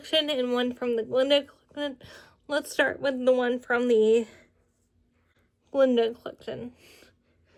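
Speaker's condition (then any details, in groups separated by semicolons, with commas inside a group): Cerebral palsy, spastic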